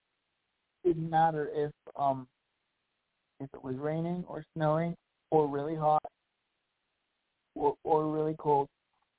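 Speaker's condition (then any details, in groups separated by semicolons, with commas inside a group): Cerebral palsy; walked with walker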